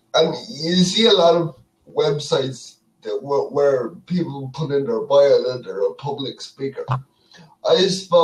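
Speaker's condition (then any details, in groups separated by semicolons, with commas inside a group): Cerebral palsy; cerebral palsy, affects balance and walking; speech affected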